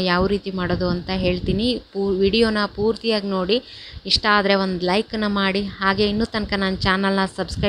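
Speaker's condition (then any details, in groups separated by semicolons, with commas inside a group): No condition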